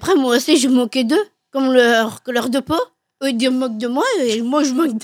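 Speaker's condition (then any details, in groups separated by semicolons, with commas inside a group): Down syndrome; trisomy 21, 47 chromosomes instead of 46; adult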